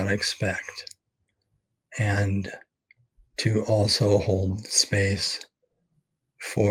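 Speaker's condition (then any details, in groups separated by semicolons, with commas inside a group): ALS; expects to lose voice very soon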